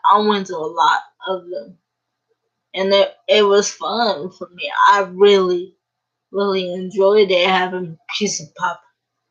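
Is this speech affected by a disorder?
Yes: cerebral palsy; uses a wheelchair.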